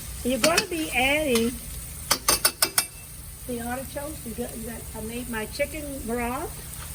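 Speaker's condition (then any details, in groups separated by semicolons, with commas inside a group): No condition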